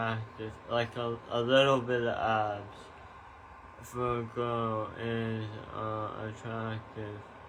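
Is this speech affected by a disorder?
Yes: tongue cancer surgery.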